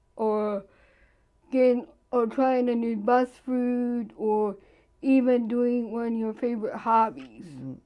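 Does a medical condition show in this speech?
Yes: cerebral palsy; present from birth.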